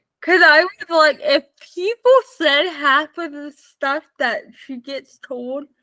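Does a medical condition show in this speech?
Yes: spastic cerebral palsy, mixed.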